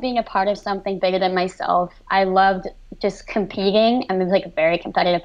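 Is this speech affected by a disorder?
Yes: cleft lip and palate, severe; after stroke unable to speak, text or write, speech pathologist and cognitive therapy, hindered about a year.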